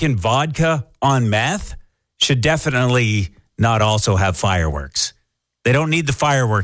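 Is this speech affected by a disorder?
No.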